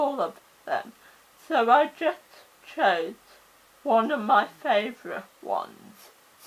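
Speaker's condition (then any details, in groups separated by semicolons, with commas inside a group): Cerebral palsy; oxygen starvation at birth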